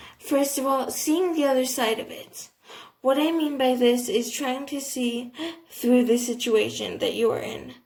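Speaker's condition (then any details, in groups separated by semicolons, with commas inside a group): Cerebral palsy, athetoid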